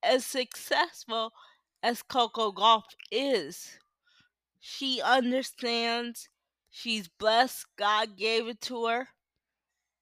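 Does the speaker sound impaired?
Yes: cerebral palsy.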